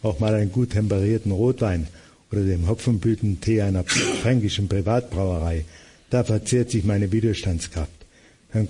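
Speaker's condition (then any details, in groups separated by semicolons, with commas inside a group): Parkinson's disease; hand tremor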